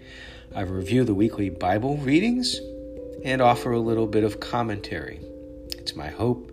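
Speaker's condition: No condition

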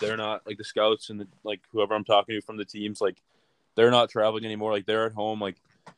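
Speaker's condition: No condition

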